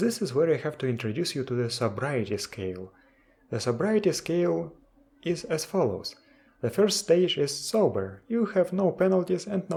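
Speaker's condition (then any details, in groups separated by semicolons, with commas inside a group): No condition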